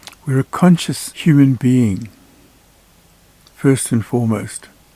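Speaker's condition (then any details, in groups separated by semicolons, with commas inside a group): No condition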